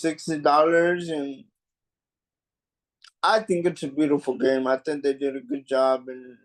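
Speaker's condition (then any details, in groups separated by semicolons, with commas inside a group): Cerebral palsy; mild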